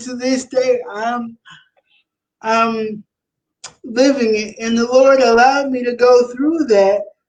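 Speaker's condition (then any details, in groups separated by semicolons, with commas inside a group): Cerebral palsy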